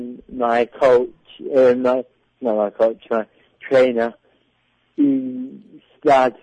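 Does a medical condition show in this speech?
Yes: cerebral palsy; cerebral palsy from birth, predicted never to walk, walked with walking frame, prone to rounded shoulders; delayed development and talking, speech therapy paid by parents.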